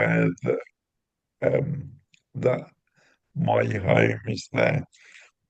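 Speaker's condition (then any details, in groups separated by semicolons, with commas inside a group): Cerebral palsy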